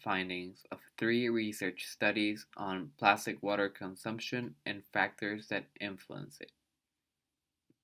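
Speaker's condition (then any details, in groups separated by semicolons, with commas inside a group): No condition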